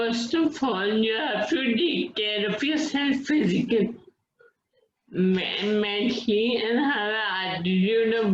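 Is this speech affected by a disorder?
Yes: Friedreich's ataxia.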